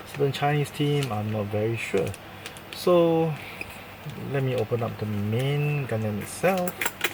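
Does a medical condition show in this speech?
No.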